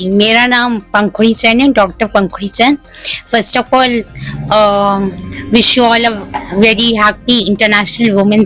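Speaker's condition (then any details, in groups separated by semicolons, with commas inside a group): No condition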